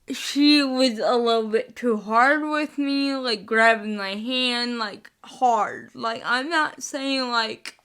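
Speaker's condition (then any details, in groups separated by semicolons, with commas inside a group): Spastic cerebral palsy, mixed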